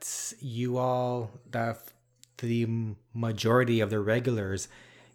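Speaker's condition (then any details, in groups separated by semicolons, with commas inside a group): Stuttering; stuttering that comes and goes, occasional very severe episodes, voluntary stuttering a goal, finds it hard; stutters more when not podcasting, once avoided words like toronto, stutters own name when disclosing; prolonged sounds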